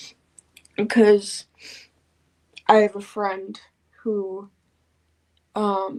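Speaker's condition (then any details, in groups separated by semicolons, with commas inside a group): Cerebral palsy; from birth, wheelchair user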